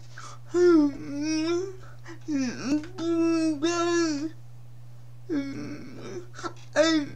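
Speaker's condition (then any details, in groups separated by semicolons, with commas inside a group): Cerebral palsy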